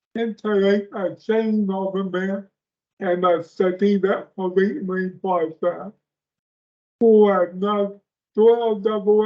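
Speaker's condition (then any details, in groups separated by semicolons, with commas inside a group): Speech impairment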